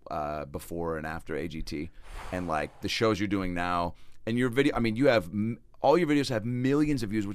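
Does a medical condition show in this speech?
No.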